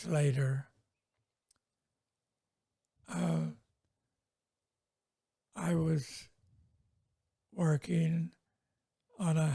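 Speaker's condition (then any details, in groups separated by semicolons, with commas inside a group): Multiple sclerosis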